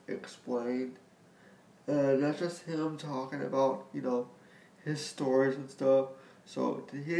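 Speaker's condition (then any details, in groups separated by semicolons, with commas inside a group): Spastic quadriplegic cerebral palsy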